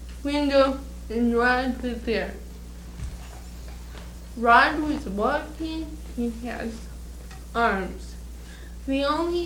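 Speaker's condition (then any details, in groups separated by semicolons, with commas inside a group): Cerebral palsy; unintelligible when excited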